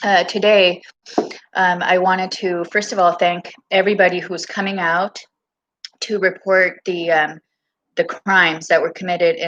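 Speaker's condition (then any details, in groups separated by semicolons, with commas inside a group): No condition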